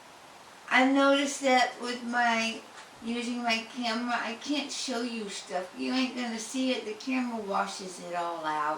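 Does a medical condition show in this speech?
Yes: head and neck cancer; had speech therapy.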